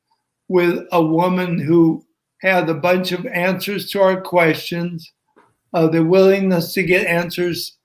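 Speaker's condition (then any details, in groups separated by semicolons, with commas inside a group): ALS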